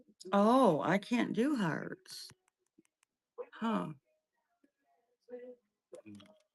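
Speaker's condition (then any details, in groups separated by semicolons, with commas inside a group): No condition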